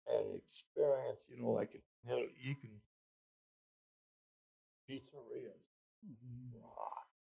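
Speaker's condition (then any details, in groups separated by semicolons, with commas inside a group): Speech impediment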